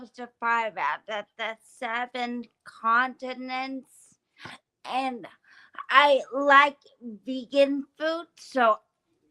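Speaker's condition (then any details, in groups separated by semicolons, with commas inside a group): Brain injury from boulder; uses wheelchair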